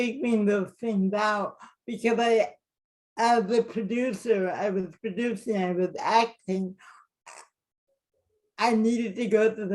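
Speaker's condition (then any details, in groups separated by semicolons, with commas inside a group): Cerebral palsy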